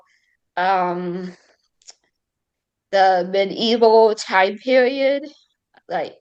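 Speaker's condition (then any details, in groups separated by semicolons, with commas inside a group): Cerebral palsy, mild; left side affected, throat speech surgery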